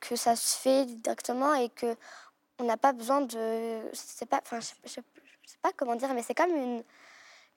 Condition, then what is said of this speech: Stuttering. Donc euh, forcément quand on joue un rôle, bah on n'a pas ce Swift bégaiement.